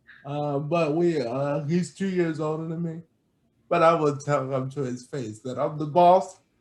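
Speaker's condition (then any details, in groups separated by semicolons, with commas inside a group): Cerebral palsy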